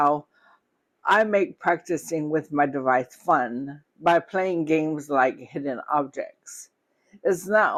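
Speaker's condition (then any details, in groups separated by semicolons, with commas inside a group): Bulbar onset ALS, speech-generating device; learning AAC device, uses eye tracker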